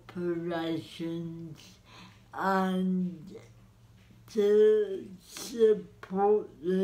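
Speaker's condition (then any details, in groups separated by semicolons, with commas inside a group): Cerebral palsy; spastic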